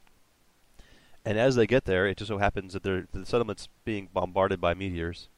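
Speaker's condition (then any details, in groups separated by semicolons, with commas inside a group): No condition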